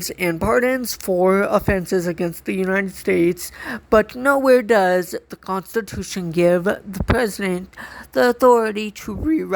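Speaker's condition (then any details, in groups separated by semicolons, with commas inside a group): Cerebral palsy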